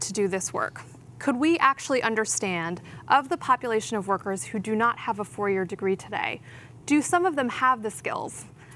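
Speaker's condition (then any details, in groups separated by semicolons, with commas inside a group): No condition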